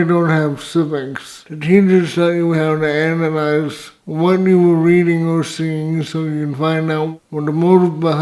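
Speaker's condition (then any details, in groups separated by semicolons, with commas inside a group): Cerebral palsy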